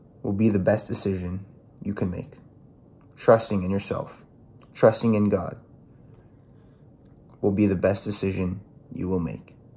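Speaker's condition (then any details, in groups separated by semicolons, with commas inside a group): No condition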